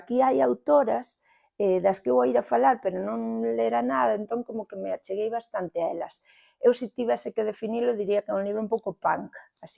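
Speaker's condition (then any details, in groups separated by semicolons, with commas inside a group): No condition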